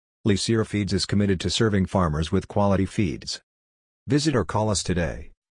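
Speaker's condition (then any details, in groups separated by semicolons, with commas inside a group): No condition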